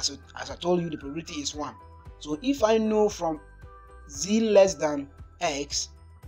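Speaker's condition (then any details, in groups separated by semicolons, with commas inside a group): No condition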